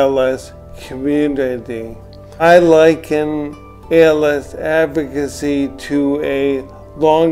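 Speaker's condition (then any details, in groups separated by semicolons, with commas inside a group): ALS; onset in one foot; diagnosed 6 years ago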